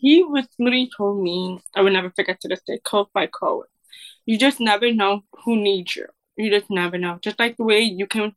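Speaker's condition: Deafness; difficulty hearing with background noise and masked speakers

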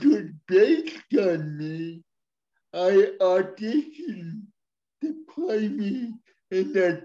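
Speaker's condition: Speech impairment; speech not perfect

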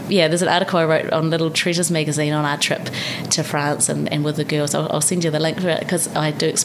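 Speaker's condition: No condition

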